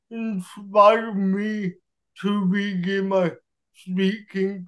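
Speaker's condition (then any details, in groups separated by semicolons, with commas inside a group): Cerebral palsy; lifts weights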